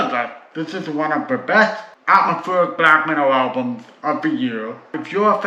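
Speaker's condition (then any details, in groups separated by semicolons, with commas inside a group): Cerebral palsy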